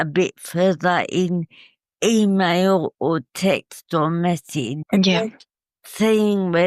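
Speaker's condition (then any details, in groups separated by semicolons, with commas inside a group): Cerebral palsy; uses wheelchair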